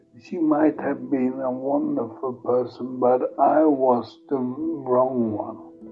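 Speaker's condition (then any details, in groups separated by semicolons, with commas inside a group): Multiple sclerosis; progressive form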